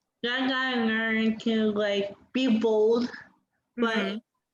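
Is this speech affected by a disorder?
Yes: cerebral palsy.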